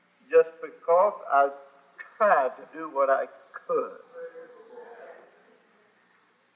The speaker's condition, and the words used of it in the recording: Stuttering. Now, if you never have heard me speak, I won't have to speak very long till you know I stutter.